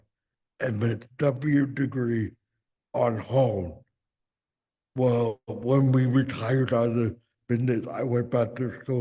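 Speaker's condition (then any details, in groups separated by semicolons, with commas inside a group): Cerebral palsy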